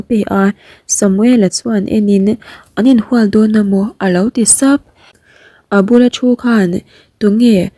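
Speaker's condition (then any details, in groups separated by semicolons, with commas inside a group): No condition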